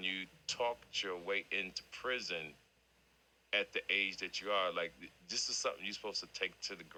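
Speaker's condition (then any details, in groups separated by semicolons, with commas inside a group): No condition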